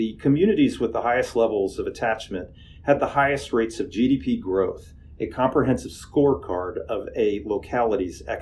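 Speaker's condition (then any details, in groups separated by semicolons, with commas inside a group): No condition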